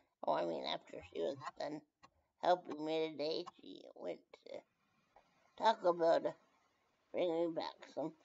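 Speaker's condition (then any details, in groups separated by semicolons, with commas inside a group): Brain injury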